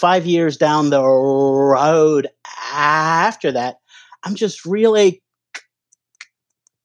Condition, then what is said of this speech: Stuttering. So when I look back over my life, I can only recall stuttering maybe 6 times, you know, but I stutter every time I talk.